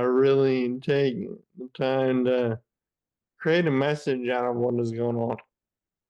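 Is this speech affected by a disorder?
Yes: Friedreich's ataxia; diagnosed age 14, earlier shortness of breath, wheelchair dependent since age 18; age 28, 14 years since diagnosis, still progressing, uses wheelchair.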